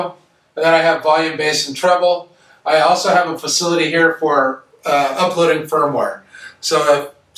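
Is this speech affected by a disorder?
No.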